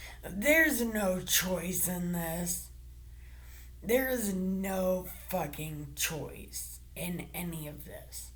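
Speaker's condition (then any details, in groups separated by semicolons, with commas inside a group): Brain injury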